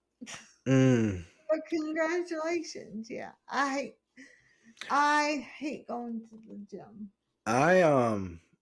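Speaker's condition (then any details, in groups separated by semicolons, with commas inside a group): Hemiplegic cerebral palsy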